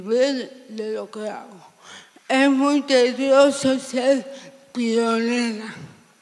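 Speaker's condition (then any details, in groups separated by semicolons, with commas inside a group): Severe cerebral palsy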